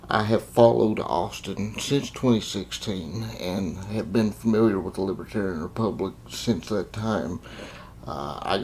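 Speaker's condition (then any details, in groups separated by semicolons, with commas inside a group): Cerebral palsy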